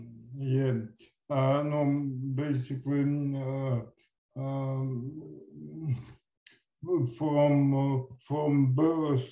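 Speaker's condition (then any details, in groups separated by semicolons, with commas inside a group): Cerebral palsy; from birth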